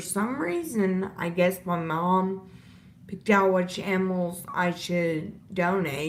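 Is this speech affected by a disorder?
Yes: disability causing slurred speech.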